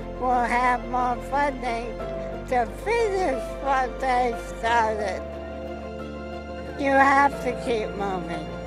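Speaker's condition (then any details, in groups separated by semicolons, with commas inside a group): ALS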